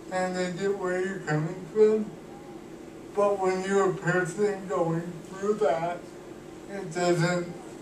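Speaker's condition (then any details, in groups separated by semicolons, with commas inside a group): Cerebral palsy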